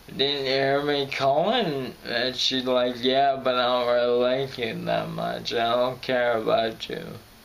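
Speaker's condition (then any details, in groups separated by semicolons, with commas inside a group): Friedreich's ataxia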